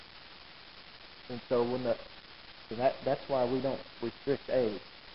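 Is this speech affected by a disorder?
No.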